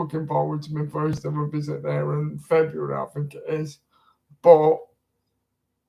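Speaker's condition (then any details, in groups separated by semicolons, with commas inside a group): Disability affecting speech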